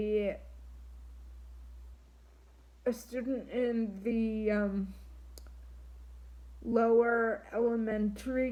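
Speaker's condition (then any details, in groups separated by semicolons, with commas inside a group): Triplegic cerebral palsy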